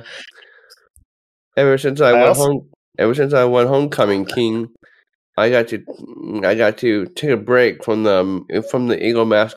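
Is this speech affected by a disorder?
Yes: Down syndrome; from birth.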